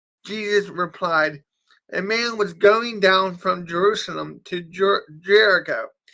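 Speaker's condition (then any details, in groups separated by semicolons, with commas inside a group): Cerebral palsy; from birth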